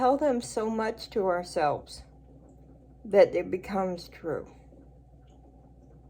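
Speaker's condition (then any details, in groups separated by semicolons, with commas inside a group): Cerebral palsy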